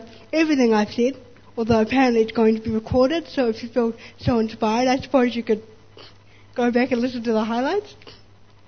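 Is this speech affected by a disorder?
Yes: spastic cerebral palsy; born 24 weeks premature, not from lack of oxygen, multiple corrective procedures, mixed success; muscular tiredness and weakness, fluctuating fatigue, subtle learning deficits.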